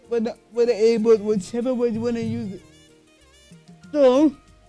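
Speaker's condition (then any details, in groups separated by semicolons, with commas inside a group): Cerebral palsy; acquired, not from birth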